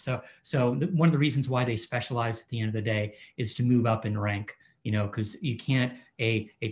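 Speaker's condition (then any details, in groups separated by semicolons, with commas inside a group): No condition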